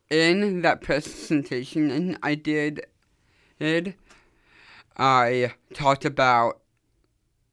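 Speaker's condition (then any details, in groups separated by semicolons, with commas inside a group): Down syndrome; speaking live on radio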